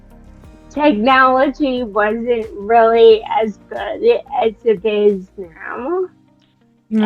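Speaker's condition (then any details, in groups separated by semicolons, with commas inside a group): Friedreich's ataxia; speech affected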